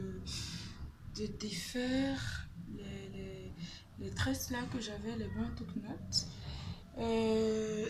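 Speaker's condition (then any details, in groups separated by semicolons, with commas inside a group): No condition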